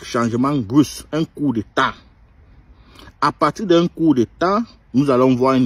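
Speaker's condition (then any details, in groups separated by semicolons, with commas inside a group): No condition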